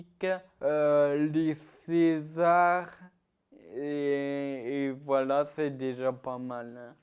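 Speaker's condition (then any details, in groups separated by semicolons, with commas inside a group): Ataxia-telangiectasia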